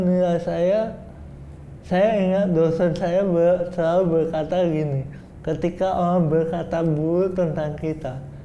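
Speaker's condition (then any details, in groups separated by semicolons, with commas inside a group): Cerebral palsy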